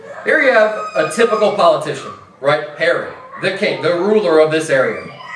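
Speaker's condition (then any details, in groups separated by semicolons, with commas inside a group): No condition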